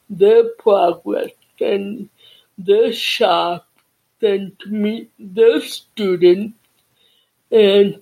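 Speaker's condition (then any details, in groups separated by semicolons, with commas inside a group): Deafness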